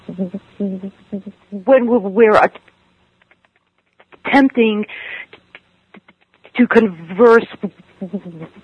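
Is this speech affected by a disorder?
Yes: stuttering; stuttering at ages 10 to 15; ongoing stuttering, attends NSA stuttering conferences; stays with stutter rather than changing words, speech tools mentally exhausting, hard to focus on message; here repeated sounds, blocks.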